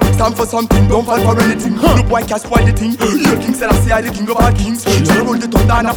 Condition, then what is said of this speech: None; typical speech.